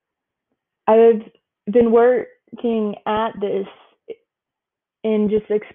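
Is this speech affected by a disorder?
Yes: stuttering; woman, 23, persistent stuttering; stumbling on words, severity varies day to day, worse when crying, listeners stop noticing stutter; here prolonged sounds, blocks.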